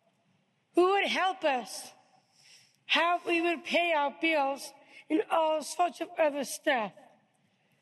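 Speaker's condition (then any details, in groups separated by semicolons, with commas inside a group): Down syndrome; diagnosed at birth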